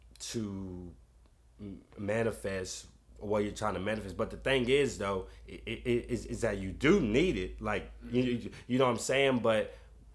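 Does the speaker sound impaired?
Yes: stuttering; noticeable stutter heard on earlier podcast recording about a year ago, expects to stutter on this podcast; here repeated sounds, repeated words.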